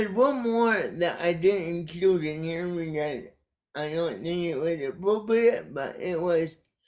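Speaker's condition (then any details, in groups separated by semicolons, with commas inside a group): Cerebral palsy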